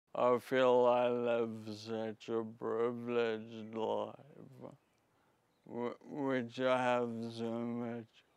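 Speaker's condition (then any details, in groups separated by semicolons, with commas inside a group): Friedreich's ataxia; progressive, affects legs, arms, speech, hearing, heart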